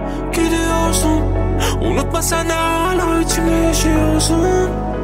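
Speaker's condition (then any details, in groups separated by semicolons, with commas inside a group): No condition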